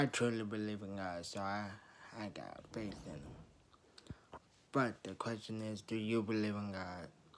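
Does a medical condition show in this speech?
Yes: traumatic brain injury.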